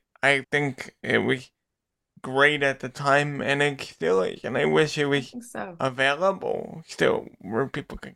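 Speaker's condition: Cerebral palsy, spastic quadriplegia

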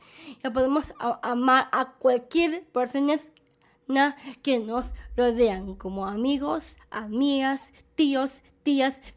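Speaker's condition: Down syndrome; present from birth

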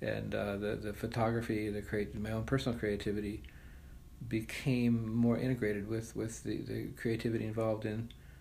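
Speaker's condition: Parkinson's disease

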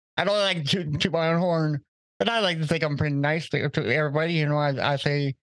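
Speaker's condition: Cerebral palsy, mild

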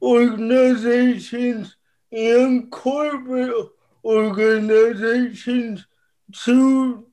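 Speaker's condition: Cerebral palsy; childhood physical therapy

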